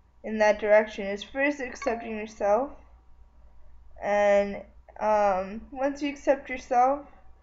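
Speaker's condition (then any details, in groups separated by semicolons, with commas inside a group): Cerebral palsy; spastic, tendon lengthening and transfer surgery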